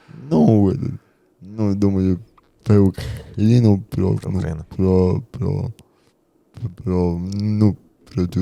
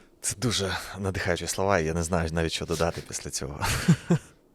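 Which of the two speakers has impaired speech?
The first: cerebral palsy; affects movement and walking, muscle surgery; walks 10-15 km daily.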